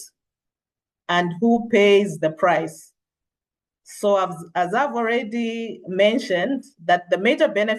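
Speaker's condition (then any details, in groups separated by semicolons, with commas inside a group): No condition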